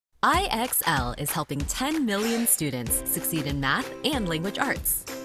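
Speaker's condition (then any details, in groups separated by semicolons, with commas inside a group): No condition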